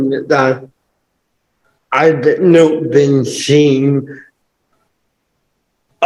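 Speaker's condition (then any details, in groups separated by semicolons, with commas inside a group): Cerebral palsy; permanent wheelchair user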